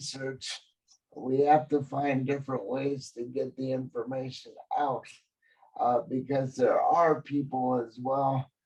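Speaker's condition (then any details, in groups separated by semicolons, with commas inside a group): Cerebral palsy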